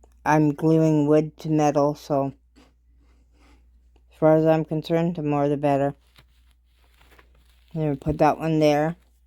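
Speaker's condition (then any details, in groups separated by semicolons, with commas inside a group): Cerebral palsy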